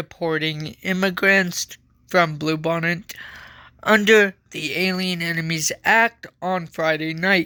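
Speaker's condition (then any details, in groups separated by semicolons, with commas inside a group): Cerebral palsy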